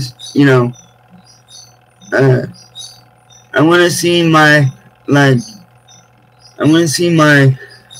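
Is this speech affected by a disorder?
Yes: cerebral palsy.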